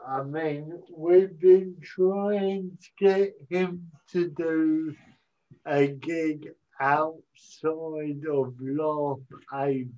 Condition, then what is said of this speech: Cerebral palsy. I'm like, well, does the government think I am learning difficulties because I talk funny?